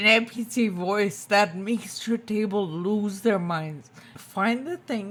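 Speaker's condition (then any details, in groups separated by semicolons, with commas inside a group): Spinocerebellar ataxia type 2, SCA2; tongue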